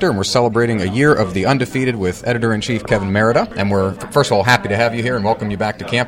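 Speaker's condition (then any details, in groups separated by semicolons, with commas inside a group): No condition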